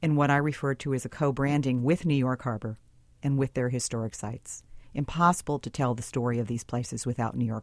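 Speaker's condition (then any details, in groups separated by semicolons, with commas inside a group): No condition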